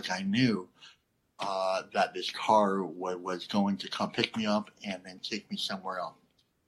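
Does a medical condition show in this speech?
Yes: cleft lip and palate; lisp.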